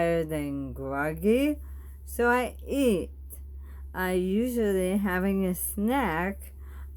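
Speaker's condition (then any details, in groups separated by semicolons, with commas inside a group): Bulbar ALS; bulbar-onset ALS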